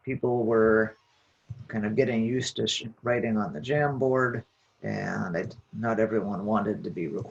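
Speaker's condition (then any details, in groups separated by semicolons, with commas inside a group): No condition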